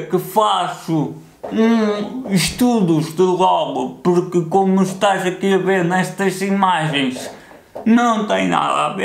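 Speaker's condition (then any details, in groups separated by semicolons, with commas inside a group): Cerebral palsy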